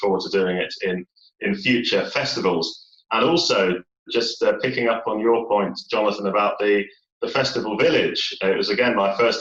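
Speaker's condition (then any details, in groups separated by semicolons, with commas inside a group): No condition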